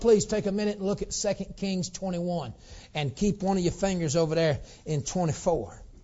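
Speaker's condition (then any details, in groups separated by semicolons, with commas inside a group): No condition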